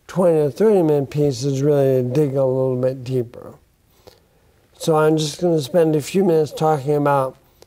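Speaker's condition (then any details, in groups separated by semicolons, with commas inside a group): Bulbar onset ALS; affects speech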